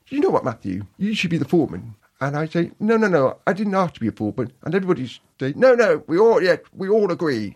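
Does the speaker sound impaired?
Yes: profound deafness; born profoundly deaf, cochlear implant giving limited hearing, lip-reads, hearing parents; asks others to face him and talk one at a time; learnt to speak rather than sign as child, hard work.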